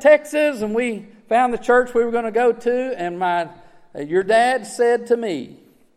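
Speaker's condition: No condition

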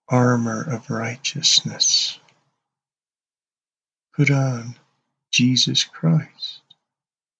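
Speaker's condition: No condition

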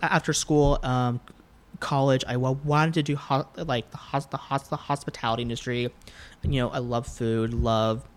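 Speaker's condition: Stuttering; developmental stutter since about age 5, persisted into adulthood, varied speech therapies and groups; worse with anxiety and nerves, harder when speaking unplanned; repeated sounds, repeated words

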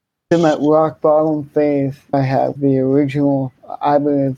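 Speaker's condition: Cerebral palsy, hemiplegia

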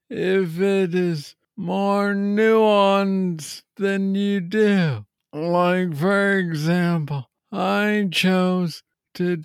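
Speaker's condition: Parkinson's disease; young onset

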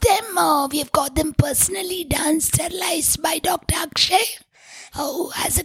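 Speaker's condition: Tracheostomy, vocal cords permanently constricted from smoke inhalation; Carlton Towers fire Bangalore, 12 years ago, multiple failed surgeries; must block tube hole with finger to be audible, former voice lost, voice called unforgettable

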